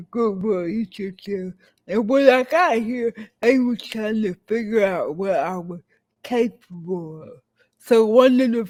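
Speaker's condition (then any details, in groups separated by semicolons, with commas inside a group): Cerebral palsy; speech impairment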